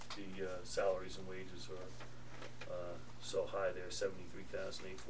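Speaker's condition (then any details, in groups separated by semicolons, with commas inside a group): No condition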